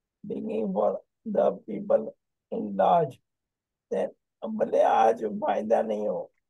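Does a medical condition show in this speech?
Yes: ALS; onset right index finger.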